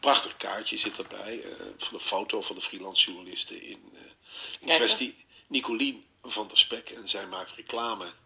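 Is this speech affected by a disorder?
No.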